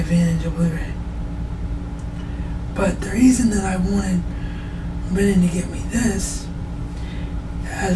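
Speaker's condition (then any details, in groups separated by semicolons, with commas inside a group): Cerebral palsy; wheelchair bound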